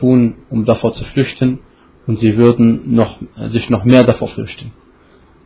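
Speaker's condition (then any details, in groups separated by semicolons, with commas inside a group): No condition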